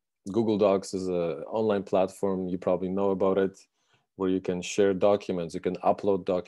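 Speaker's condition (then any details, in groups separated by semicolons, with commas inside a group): No condition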